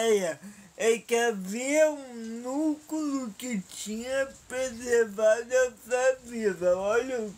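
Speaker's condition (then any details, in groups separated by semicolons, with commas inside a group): Paralysis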